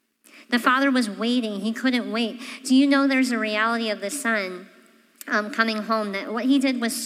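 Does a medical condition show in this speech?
Yes: cleft palate; congenital.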